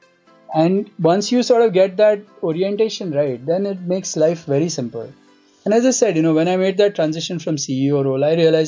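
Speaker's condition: No condition

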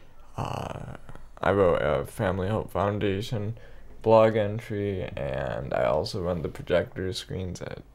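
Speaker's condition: Cerebral palsy; spastic quadriplegia, tight muscles, cannot walk typically, uses walker or gait trainer, describes smaller form

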